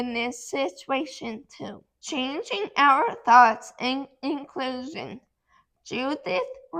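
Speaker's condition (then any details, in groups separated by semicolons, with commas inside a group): Cerebral palsy; affects muscles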